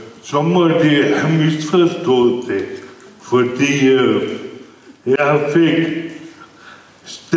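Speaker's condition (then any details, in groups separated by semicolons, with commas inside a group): Brain injury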